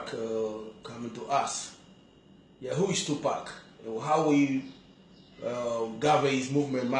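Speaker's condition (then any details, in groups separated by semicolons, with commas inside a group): No condition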